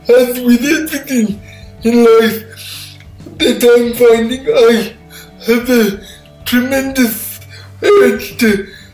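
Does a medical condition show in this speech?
Yes: cerebral palsy; speech impairment, takes listeners a while to catch on, listeners hesitant to ask for repeats.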